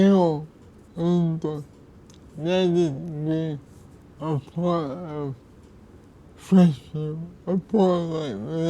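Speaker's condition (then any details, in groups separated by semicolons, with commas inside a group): Cerebral palsy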